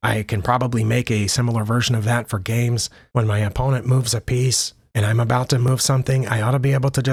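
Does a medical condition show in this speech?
No.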